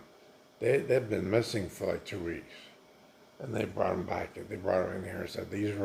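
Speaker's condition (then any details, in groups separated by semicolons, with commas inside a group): Multiple sclerosis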